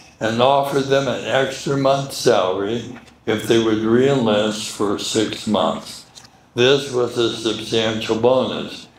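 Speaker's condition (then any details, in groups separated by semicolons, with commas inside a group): Medical condition affecting speech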